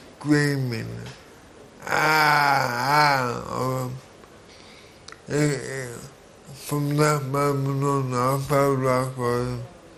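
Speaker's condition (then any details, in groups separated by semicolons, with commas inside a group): Brain injury; followed near-death event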